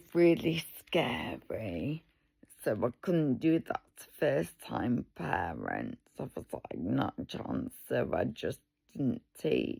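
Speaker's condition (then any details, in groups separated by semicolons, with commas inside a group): Multiple sclerosis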